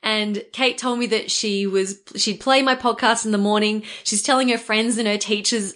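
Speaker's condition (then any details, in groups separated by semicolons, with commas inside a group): No condition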